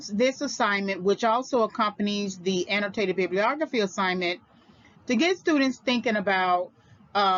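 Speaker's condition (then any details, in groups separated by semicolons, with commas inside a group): No condition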